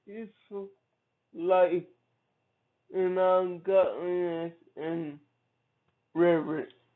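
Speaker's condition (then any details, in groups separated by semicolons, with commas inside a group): Cerebral palsy; from birth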